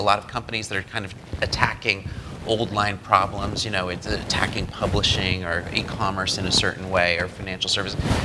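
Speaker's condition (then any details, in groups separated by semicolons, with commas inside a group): No condition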